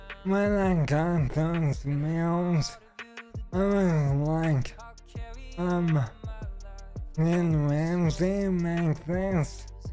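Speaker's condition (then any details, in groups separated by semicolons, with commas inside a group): ALS; stem cell treatment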